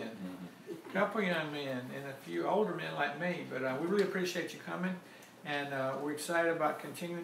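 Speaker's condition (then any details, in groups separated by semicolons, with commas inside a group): No condition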